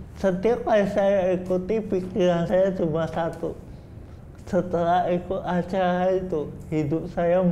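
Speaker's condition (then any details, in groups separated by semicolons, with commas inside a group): Cerebral palsy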